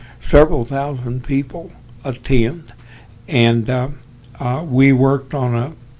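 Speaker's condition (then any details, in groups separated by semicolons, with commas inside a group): Parkinson's; tremors as early symptom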